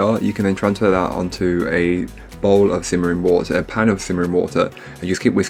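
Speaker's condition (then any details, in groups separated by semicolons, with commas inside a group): No condition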